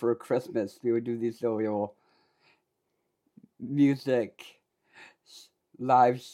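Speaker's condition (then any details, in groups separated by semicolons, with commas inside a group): Down syndrome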